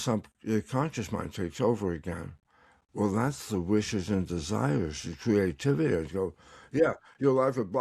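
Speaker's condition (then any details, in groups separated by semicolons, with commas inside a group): Tongue cancer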